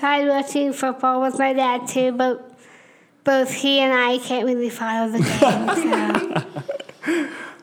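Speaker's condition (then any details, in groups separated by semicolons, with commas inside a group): Down syndrome; congenital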